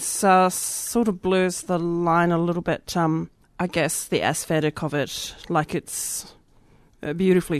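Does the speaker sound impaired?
No.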